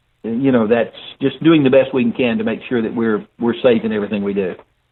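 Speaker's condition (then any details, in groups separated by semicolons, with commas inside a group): No condition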